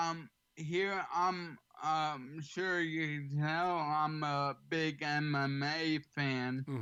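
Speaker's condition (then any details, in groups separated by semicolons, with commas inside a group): ALS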